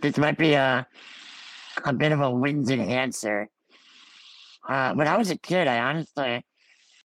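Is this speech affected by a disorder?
Yes: Ullrich congenital muscular dystrophy; from birth.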